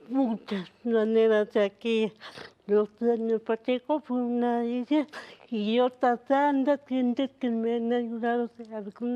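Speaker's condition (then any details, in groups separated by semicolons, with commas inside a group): Cerebral palsy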